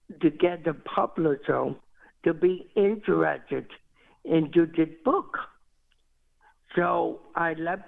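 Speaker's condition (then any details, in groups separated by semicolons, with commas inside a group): Cerebral palsy; diagnosed at 6 months, never expected to walk, later learned to walk, ran New York City Marathon; walks independently, climbs stairs to top of Empire State Building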